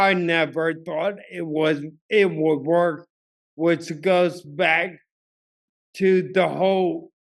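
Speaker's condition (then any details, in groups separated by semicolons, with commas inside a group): Ataxia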